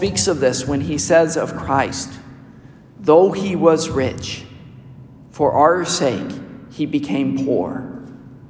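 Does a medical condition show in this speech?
No.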